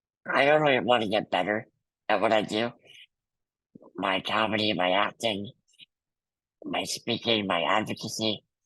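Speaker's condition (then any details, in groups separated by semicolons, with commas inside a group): Muscular dystrophy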